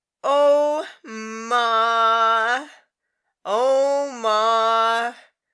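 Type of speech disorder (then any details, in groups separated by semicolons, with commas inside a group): Childhood apraxia of speech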